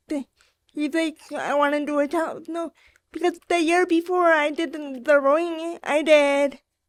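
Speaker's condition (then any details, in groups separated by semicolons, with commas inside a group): Cerebral palsy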